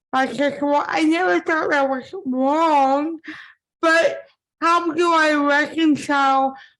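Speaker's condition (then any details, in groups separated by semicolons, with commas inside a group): Cerebral palsy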